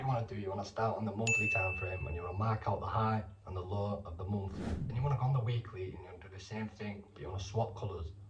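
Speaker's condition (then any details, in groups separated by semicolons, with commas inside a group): No condition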